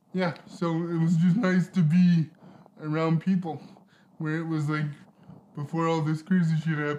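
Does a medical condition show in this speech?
Yes: cerebral palsy; spastic.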